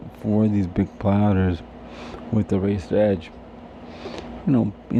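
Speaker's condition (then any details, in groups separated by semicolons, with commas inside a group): Cerebral palsy; difficulty eating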